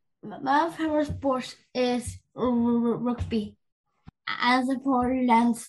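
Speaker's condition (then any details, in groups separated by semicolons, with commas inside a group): Down syndrome; extra copy of chromosome 21, present from birth; age 12, attends special school, St. Augustine's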